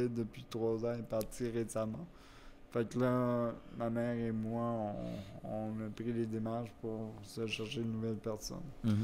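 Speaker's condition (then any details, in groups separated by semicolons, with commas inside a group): Cerebral palsy; wheelchair use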